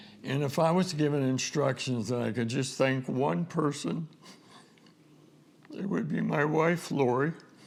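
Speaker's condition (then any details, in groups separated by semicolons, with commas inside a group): ALS; diagnosed almost two years ago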